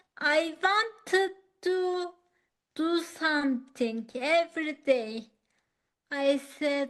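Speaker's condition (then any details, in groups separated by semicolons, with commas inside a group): Acquired ataxia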